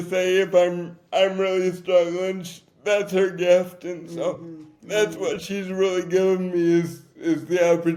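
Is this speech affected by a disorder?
Yes: cerebral palsy; from birth, affects walking and talking; difficult to talk.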